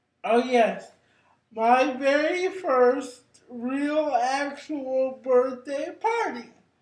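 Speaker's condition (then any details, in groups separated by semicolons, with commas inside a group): Cerebral palsy; brain injury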